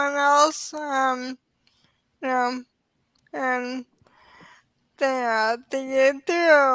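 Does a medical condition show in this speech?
Yes: ALS; diagnosed in early 30s.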